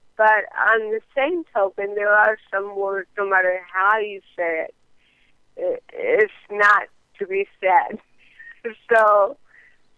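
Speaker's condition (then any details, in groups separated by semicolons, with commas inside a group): Cerebral palsy; speech and physical therapy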